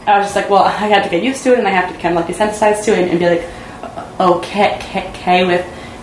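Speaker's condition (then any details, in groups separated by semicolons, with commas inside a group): Stuttering; stuttering since childhood, speech therapy as child, therapist suggested voluntary stuttering; practising voluntary stuttering, deliberately stuttering more, not avoiding stuttering, addressing fear and shame; stutters a lot in some situations and periods, sometimes hides it by acting as listener, talkative; repeated sounds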